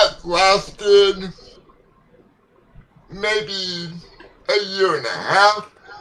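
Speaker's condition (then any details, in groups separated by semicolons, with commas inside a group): Cerebral palsy; legs affected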